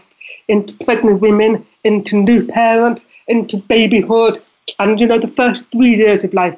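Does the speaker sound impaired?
Yes: deafness; deafness audible in voice.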